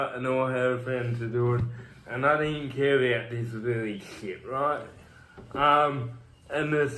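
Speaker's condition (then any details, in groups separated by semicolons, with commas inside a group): Cerebral palsy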